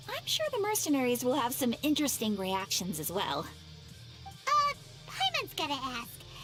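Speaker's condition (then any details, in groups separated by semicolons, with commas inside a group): No condition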